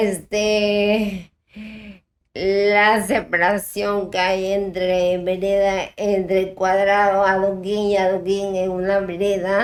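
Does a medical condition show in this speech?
Yes: ataxia type 1; degenerative, affects balance and coordination; worsening balance, coordination, more tremor, needs help eating; speaking and pronunciation problems.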